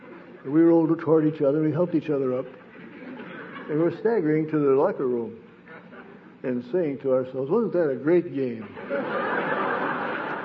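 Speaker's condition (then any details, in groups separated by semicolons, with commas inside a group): Parkinson's disease; sleep disrupted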